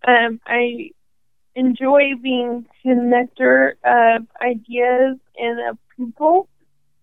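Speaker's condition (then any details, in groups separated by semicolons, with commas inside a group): ALS; first symptoms in hand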